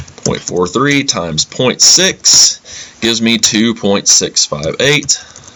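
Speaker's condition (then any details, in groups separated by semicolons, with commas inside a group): No condition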